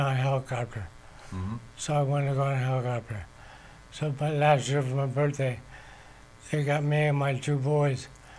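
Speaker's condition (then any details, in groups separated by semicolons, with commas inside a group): ALS; onset left hand, spread to right side, voice, legs, twitching; voice affected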